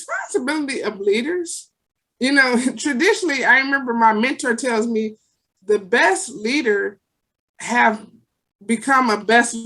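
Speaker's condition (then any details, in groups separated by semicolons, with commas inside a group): No condition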